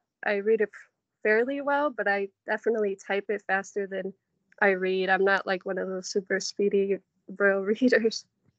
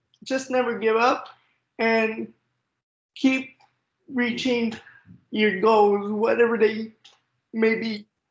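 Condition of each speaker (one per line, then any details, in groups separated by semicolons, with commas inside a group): No condition
Cerebral palsy; third stage, wheelchair most of day; speech not impaired, sometimes hyperventilates when talking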